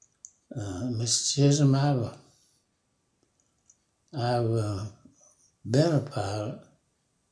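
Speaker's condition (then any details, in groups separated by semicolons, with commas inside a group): Parkinson's; about 5 years since onset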